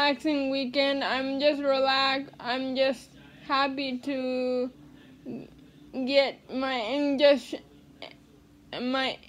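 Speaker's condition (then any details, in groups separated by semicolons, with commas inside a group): Cerebral palsy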